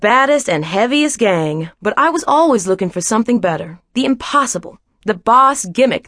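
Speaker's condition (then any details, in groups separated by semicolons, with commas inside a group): No condition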